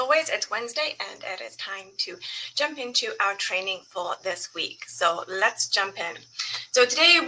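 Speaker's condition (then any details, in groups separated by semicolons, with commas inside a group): No condition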